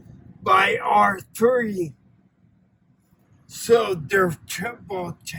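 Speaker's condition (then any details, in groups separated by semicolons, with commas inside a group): Ataxia; acquired form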